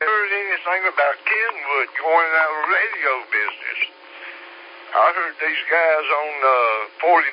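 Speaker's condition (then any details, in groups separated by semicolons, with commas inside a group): Slurred speech; stroke 3 years ago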